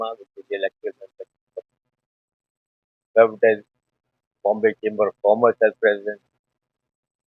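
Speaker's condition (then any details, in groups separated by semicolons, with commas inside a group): No condition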